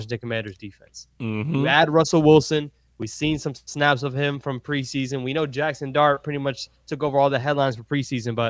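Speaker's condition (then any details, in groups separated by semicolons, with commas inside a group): No condition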